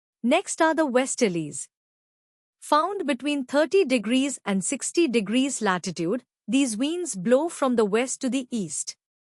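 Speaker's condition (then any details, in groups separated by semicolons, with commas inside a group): No condition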